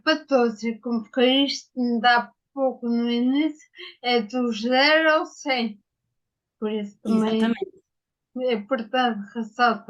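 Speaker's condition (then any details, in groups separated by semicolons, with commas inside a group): Ataxia; ataxia after brain injury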